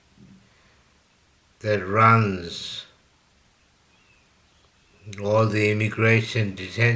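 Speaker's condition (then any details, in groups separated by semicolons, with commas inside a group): Slurred speech from poisoning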